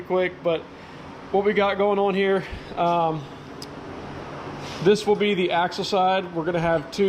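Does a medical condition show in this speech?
No.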